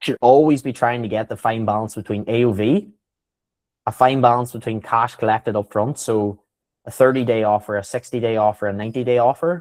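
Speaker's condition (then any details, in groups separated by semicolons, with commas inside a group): No condition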